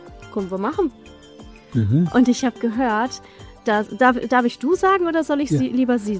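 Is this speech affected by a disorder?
No.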